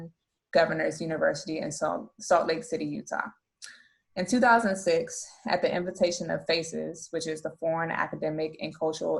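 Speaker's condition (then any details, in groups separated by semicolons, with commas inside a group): No condition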